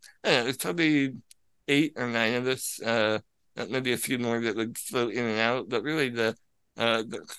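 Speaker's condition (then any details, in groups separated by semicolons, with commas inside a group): Spinal muscular atrophy; wheelchair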